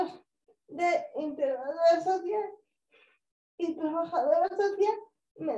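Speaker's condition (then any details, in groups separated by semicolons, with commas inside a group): Cerebral palsy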